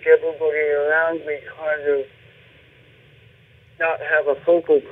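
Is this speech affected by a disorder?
Yes: cerebral palsy; present from birth.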